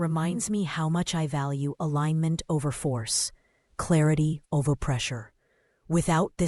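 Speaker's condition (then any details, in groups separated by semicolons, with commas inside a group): No condition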